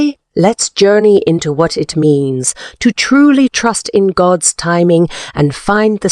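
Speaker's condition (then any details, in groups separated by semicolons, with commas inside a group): No condition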